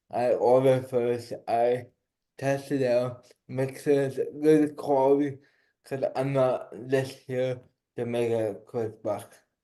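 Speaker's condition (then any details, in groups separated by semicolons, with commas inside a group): Cerebral palsy; slurred speech mistaken for drunkenness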